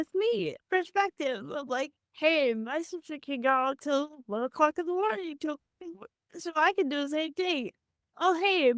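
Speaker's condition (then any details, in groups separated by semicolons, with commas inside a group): Cerebral palsy; had speech therapy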